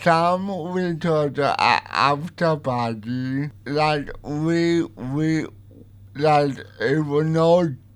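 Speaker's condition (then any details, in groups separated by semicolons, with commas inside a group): Cerebral palsy; uses light writer communication device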